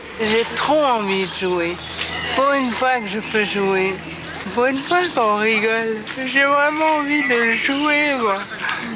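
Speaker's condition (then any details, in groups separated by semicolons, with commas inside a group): Traumatic brain injury; after bicycle accident and 2 weeks coma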